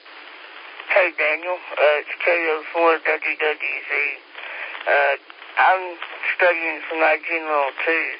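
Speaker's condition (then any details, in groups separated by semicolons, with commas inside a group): Speech impediment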